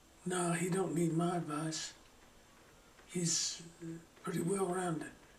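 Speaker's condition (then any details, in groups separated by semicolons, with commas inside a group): Parkinson's; slowing down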